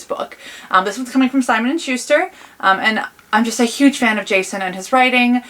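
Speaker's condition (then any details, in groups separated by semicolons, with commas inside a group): No condition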